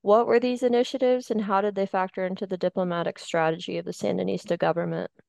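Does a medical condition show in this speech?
No.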